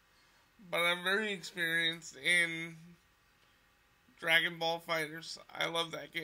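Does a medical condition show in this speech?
Yes: cerebral palsy.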